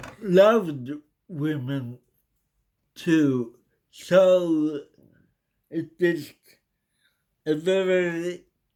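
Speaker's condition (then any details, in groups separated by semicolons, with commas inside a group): Cerebral palsy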